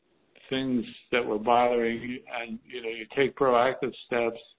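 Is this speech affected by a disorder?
Yes: Parkinson's.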